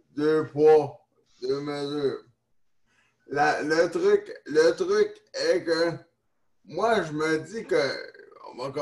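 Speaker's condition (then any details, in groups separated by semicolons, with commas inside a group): Neonatal cerebral palsy; neonatal onset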